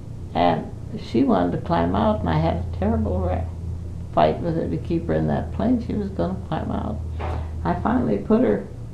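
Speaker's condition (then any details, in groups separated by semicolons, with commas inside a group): Parkinson's disease; cannot live alone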